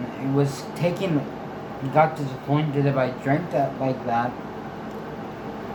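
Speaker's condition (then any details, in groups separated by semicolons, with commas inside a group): Traumatic brain injury; one-month coma; relearned talking after coma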